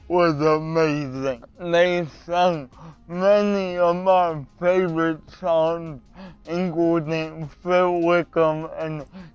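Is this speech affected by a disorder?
Yes: cerebral palsy; voice often not understood.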